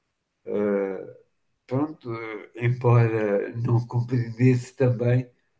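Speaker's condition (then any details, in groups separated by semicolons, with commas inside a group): Machado-Joseph disease (sca3)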